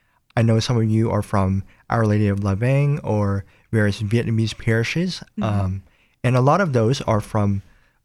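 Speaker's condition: Cleft palate; nose and lip

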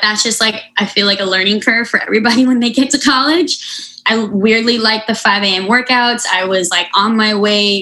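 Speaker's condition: Unilateral cleft lip and palate, severe; final surgery in high school

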